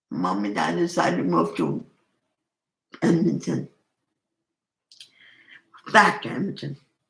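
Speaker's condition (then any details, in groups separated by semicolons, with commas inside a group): Cerebral palsy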